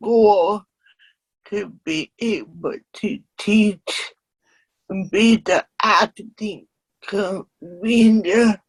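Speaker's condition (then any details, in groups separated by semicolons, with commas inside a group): Cerebral palsy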